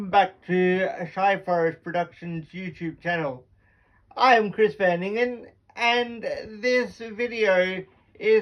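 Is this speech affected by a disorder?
Yes: cerebral palsy.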